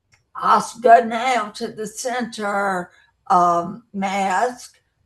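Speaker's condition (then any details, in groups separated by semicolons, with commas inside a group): Brain injury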